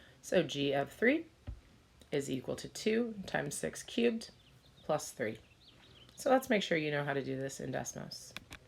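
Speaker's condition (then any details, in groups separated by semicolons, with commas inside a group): No condition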